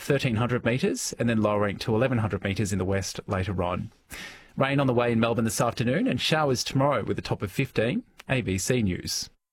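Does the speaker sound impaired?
No.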